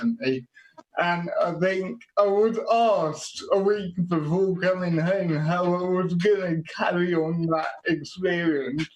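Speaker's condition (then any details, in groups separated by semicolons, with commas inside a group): Quadriplegic cerebral palsy; quadriplegic form, birth injury; diagnosed at age 2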